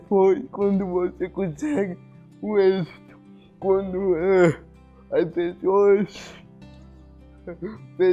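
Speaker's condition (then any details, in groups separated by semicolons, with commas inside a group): Cerebral palsy; some difficulty speaking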